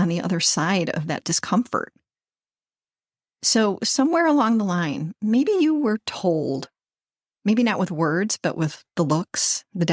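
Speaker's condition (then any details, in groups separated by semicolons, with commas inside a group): No condition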